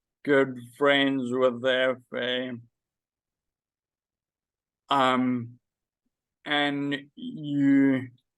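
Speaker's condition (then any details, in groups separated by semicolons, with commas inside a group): Friedreich's ataxia; spasticity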